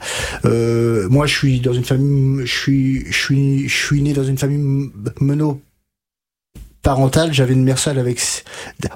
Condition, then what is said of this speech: Stuttering. Donc là par exemple j'ai des blocages et j'ai des répétitions, mais auparavant, avant que je fasse ce gros travail orthophonique, c'était une catastrophe